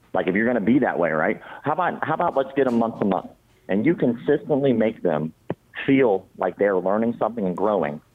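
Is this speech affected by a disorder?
Yes: cleft palate; congenital.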